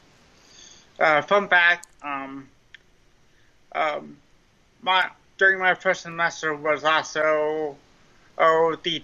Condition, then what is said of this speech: Cerebral palsy. And I'm going to be joking about my speech impediment throughout the show.